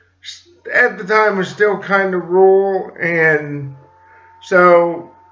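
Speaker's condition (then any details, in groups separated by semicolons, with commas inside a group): Cerebral palsy; affects legs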